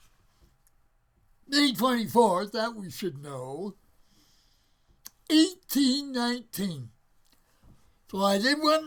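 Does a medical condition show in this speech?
Yes: Parkinson's.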